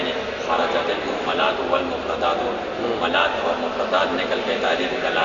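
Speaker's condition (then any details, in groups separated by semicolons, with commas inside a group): No condition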